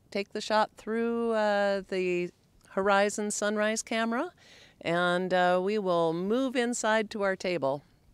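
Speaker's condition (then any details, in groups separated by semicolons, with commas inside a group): No condition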